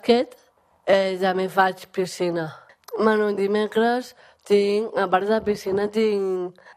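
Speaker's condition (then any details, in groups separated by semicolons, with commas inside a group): Down syndrome; 35% disability rating, adult aged 34; weekly speech therapy (logopèdia) session on wednesdays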